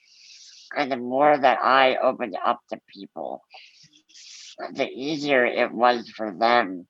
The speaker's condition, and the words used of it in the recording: Muscular dystrophy. You know, because I have this growing platform and because I am a good public speaker, um, it would be wrong of me to throw that away.